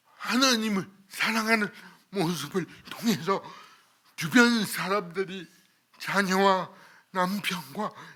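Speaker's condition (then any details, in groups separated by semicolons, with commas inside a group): Cerebral palsy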